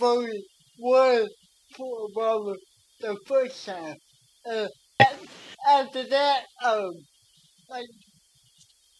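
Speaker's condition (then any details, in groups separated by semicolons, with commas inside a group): Cerebral palsy; speech affected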